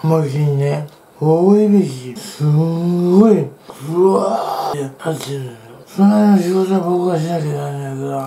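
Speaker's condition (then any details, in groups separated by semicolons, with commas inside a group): Tongue cancer, partial glossectomy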